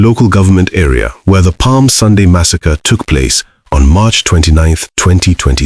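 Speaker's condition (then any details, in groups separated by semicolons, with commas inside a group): No condition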